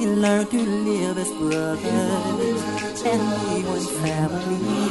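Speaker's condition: No condition

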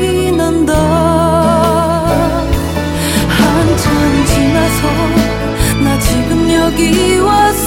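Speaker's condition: No condition

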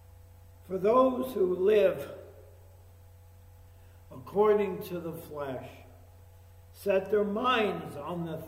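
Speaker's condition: ALS; frequent aspiration when eating

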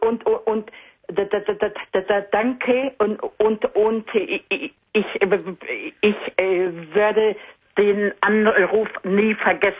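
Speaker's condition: Stuttering; stuttering noticed at age 10, lifelong, several therapies incl. breathing therapy from Holland, only partial improvement; age 61, still stutters, audible on call; not fluent, at worst only one word out in half a day; repeated sounds, repeated words, prolonged sounds

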